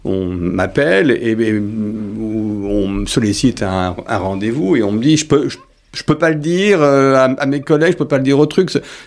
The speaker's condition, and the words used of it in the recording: Stuttering. Je suis une personne qui bégaye fluidement, d'accord Alors, quand quand je dis ça, c'est que je me considère comme